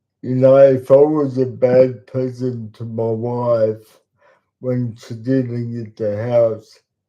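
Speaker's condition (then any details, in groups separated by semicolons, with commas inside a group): Cerebral palsy; talks slowly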